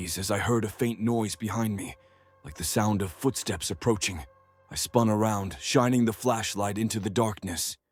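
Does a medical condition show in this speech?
No.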